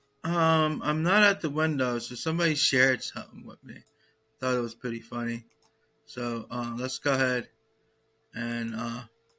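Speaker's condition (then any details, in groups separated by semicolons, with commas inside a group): No condition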